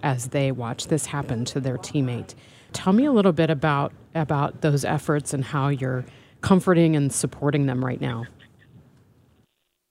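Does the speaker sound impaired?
No.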